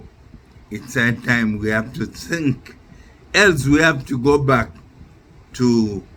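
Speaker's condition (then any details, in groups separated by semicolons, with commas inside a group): Neurological disease from torture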